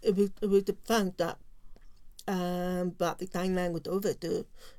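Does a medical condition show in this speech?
Yes: profound deafness; profound deafness left ear, total deafness right ear, diagnosed at age 3, no cochlear implant; wears hearing aid which helps, relies on lip-reading to understand, sits in front row; learned to speak and lip-read in oral pre-preschool, mainstreamed, little ASL now.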